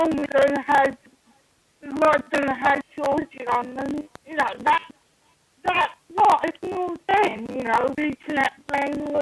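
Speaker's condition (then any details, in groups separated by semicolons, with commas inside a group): Cerebral palsy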